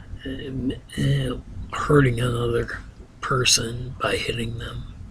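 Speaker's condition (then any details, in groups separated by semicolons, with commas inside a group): Ataxia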